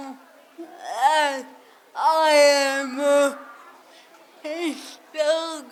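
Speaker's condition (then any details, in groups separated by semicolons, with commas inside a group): Cerebral palsy; speech not clear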